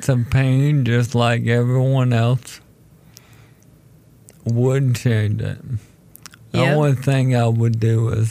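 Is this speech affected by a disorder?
Yes: ALS; diagnosed almost 4 years ago.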